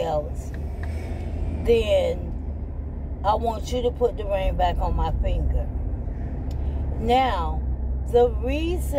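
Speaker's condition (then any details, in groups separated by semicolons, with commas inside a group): ALS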